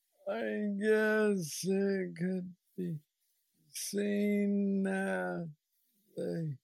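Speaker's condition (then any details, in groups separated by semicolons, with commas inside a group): Parkinson's disease; about 9 years since diagnosis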